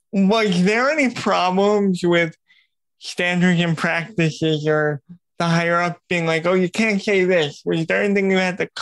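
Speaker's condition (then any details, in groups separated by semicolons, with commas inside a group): Cerebral palsy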